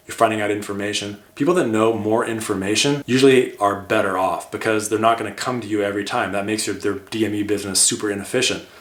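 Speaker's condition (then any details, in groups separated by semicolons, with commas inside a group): No condition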